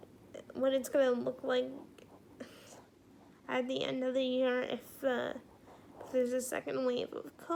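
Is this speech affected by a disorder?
Yes: cerebral palsy, spastic quadriplegic.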